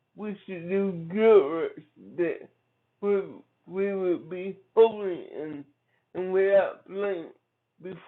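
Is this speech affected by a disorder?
Yes: cerebral palsy; from birth.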